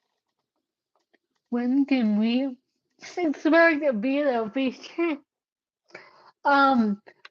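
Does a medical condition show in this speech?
Yes: cerebellar ataxia.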